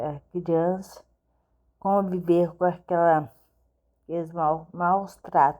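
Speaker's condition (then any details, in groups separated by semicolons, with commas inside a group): Cerebellar ataxia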